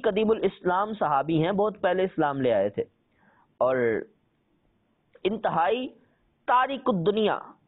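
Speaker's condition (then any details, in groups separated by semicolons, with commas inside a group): No condition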